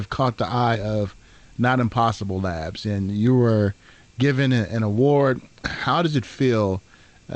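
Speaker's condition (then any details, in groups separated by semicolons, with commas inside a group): No condition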